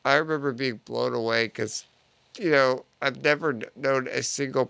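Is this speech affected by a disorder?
Yes: Duchenne muscular dystrophy; adult stem cell therapy in Panama about 4 years ago, first person with Duchenne treated so; relies on breathing machine.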